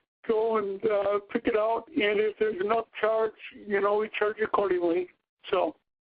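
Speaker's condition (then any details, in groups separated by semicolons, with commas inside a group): Cerebral palsy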